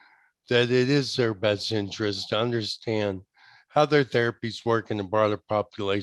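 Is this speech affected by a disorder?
Yes: ALS; limb onset; diagnosed age 48, investigational therapy.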